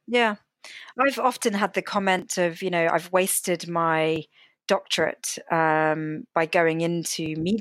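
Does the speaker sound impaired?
No.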